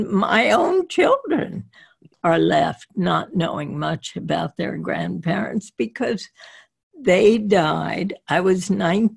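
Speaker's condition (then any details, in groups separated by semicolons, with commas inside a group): Spasmodic dysphonia; voice progressively slower over time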